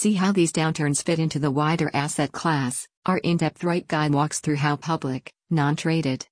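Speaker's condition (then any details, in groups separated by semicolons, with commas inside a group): No condition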